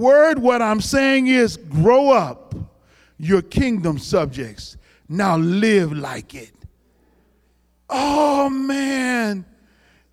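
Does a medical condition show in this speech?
No.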